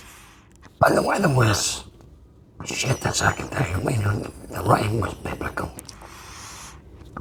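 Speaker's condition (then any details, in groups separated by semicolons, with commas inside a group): Laryngectomy; permanent tracheostomy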